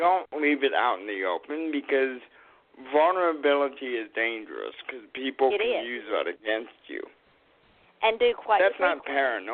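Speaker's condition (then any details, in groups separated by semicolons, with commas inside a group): Cerebral palsy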